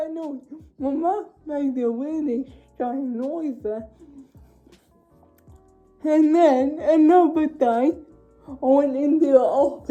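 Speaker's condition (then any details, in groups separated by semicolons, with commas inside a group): Cerebral palsy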